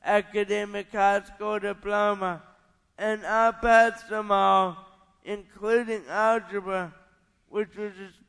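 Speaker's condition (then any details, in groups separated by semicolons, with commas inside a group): Cerebral palsy; caused by parents' lifestyle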